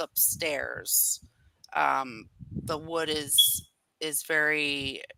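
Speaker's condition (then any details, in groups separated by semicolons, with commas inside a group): No condition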